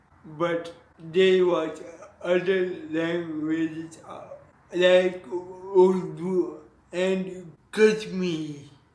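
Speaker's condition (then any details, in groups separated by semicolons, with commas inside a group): Cerebral palsy; from birth, affects walking; cannot speak normally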